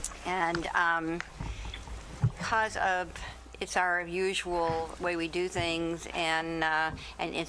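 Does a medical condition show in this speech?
No.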